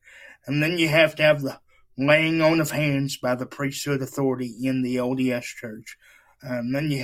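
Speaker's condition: Cerebral palsy; wheelchair user

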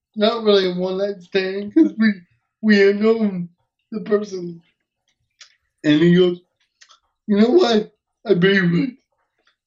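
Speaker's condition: Cerebral palsy; uses wheelchair, hearing intact

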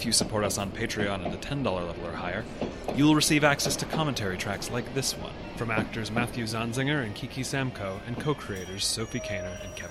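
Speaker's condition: No condition

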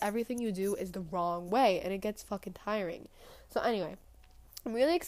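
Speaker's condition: No condition

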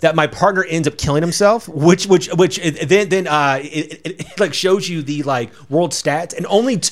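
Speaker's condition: Stutter; repeated sounds, repeated words

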